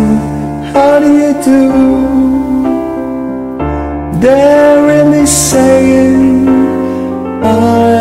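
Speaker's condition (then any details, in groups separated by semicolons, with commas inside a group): No condition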